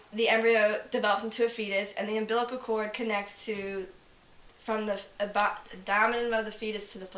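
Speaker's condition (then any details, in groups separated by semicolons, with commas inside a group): No condition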